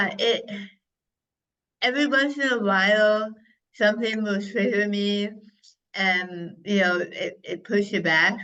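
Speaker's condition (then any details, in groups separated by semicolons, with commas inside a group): Head and neck cancer; over half tongue removed and reconstructed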